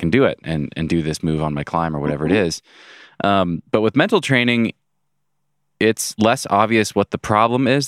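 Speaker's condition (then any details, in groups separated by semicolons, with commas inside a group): No condition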